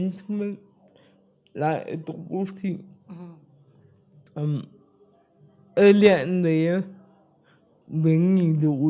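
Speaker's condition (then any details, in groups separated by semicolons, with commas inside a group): Spastic cerebral palsy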